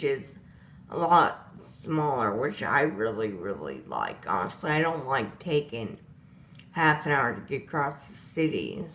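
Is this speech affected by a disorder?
Yes: disability causing slurred speech.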